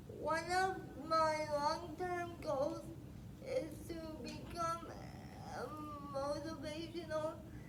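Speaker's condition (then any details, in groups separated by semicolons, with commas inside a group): Spastic quadriplegic cerebral palsy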